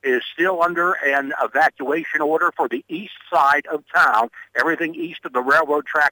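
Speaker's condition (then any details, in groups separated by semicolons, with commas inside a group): No condition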